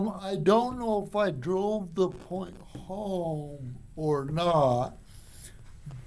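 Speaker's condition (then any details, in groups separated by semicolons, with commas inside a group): Cerebral palsy; from birth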